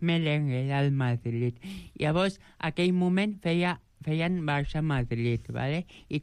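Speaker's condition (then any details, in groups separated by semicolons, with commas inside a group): Joubert syndrome; age 29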